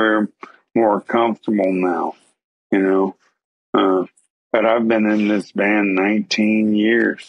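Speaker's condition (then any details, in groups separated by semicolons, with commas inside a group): ALS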